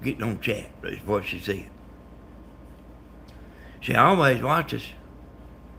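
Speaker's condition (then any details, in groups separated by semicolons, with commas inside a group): Brain bleed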